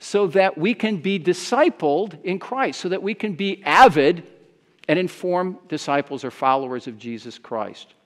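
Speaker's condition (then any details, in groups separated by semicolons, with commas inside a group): No condition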